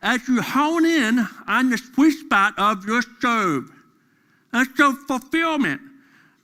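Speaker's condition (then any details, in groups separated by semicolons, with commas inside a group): Deafness; deaf during school years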